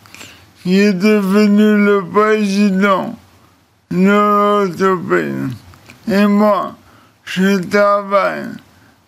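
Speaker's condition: ALS (Charcot disease); diagnosed a little over two years ago; speech deformed, may sound idiotic, content clear in own mind

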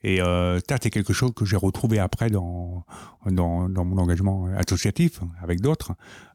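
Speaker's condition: Profound deafness from birth, congenital; perceives sounds, half lipreading half hearing, must see speaker, group talk tiring, video relay centre for calls

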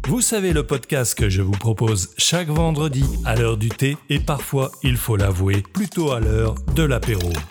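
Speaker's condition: No condition

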